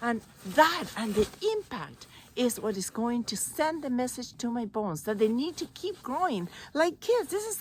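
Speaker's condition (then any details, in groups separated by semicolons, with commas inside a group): No condition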